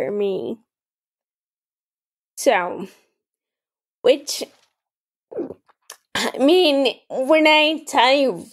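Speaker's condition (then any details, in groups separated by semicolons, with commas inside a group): Friedreich's ataxia, mild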